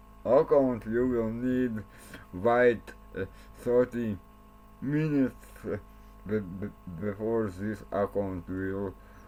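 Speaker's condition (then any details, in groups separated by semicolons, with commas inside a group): Cerebral palsy; since birth; speech not very clear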